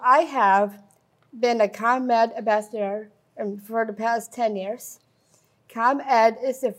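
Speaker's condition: Down syndrome; congenital

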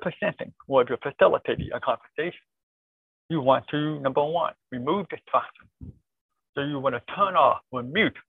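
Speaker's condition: Deafness, born deaf, cochlear implant

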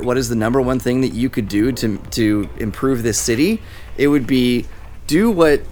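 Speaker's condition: No condition

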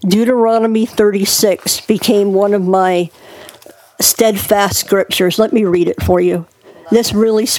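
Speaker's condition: Cleft palate; born two months premature

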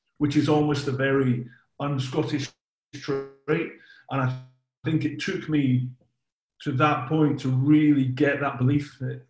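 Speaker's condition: Stammer; lifelong stammer, aware from around age 9 to 11, Maguire program 4-day intensive course around 2009-2010; still has stammer, controlled with Maguire program techniques, costal diaphragm breathing, assertive self-acceptance; formerly stuck on words, blinking, face twitching under pressure, now senses blocks, uses fake stammers; prolonged sounds

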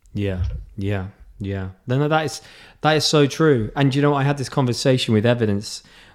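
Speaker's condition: No condition

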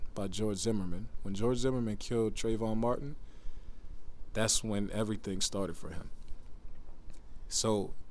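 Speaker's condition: No condition

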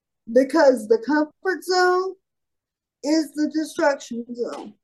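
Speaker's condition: Cerebral palsy; declined physical therapy

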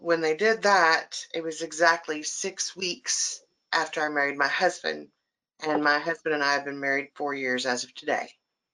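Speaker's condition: No condition

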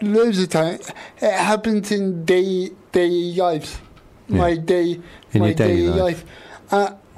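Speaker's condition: Quadriplegic cerebral palsy; age 28

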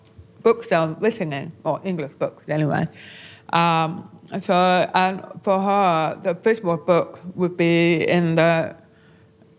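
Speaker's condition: Deafness, born deaf

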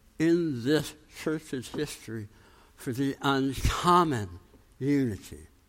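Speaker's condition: Tongue cancer, jaw reconstruction; radiation-treated tongue cancer, jaw osteoradionecrosis, jaw transplant in Miami, mandible bone graft, titanium implants; about 13 years since tongue cancer, healing after implant surgery, permanent teeth not yet affixed

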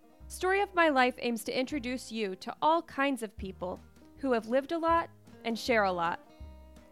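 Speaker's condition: No condition

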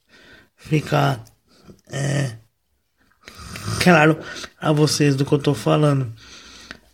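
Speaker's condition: Cerebral palsy, mild; no medication

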